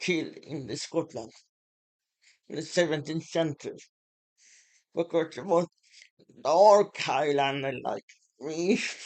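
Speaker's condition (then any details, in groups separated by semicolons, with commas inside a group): Muscular Parkinson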